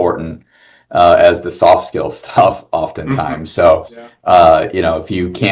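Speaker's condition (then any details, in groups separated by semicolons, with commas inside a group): No condition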